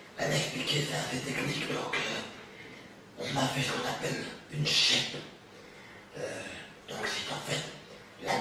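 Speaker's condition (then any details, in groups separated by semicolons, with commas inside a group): Partial laryngectomy with chep; partial laryngectomy with CHEP, most of epiglottis kept; after surgery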